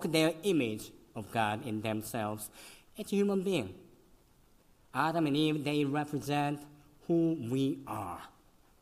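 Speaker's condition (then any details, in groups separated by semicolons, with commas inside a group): Cleft lip and palate, severe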